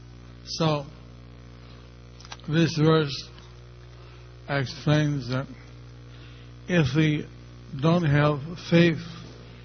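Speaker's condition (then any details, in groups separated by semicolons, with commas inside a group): Stroke; understood only a little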